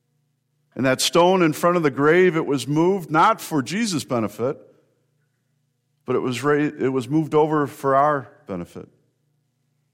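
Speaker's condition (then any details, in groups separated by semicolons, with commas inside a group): No condition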